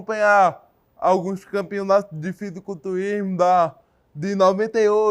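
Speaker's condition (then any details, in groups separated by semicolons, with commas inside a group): Cerebral palsy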